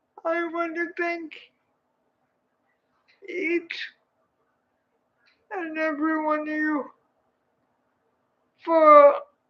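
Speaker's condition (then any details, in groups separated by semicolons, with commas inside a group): Cerebral palsy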